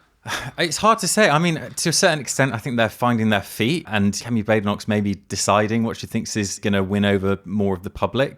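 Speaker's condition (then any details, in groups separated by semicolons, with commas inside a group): No condition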